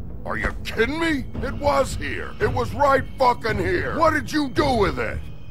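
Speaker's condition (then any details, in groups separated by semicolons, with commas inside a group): No condition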